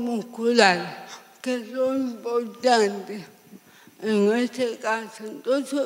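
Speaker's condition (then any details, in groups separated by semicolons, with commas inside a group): Severe cerebral palsy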